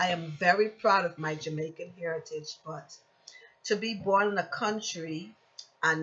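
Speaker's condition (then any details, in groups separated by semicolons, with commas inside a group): No condition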